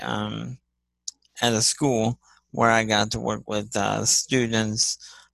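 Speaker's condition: Spastic cerebral palsy; physical and occupational therapy in childhood, multi-handicap class, once on 24 medications

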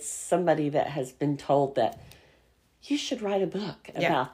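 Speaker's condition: Cleft palate; congenital

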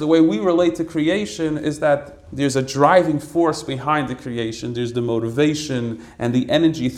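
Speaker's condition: No condition

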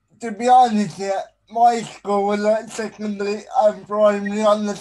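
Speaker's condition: Spastic quadriplegic cerebral palsy

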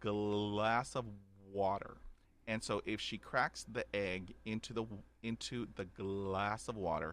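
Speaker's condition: Stuttering; stutter since about age 5 after shock and trauma, mute one year, 20 years speech therapy; age 51, over 40 years stuttering, still stutters, school speech therapy in Corpus Christi, Texas; stutter persists, blocks and repetitions since childhood, fluent when whispering, using accents or acting; prolonged sounds, blocks

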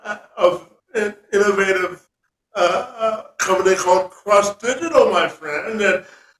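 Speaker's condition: Cerebral palsy; from birth

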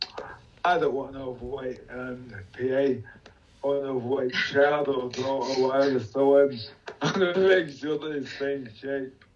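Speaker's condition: Motor neuron disease; followed by MND

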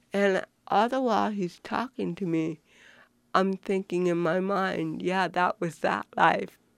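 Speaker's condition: Cerebral palsy; grammatically correct

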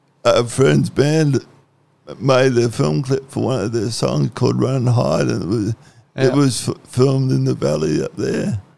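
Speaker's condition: Cerebral palsy; cerebral palsy affecting the muscles, once cold stays cold

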